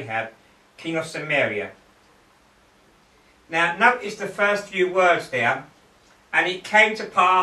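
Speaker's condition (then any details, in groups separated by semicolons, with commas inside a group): No condition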